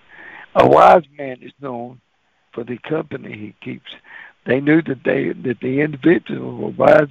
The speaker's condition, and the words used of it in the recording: Cerebral palsy. And when I get nervous, I can't talk plain for nothing.